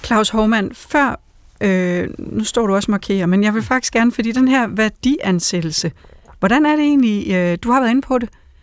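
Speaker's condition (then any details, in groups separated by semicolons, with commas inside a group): No condition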